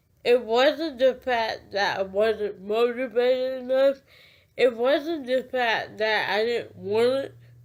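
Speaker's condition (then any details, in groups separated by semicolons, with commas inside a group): Cerebral palsy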